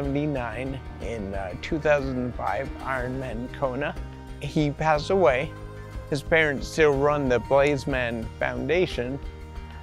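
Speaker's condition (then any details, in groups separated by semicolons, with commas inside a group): Amyotrophic lateral sclerosis; bulbar onset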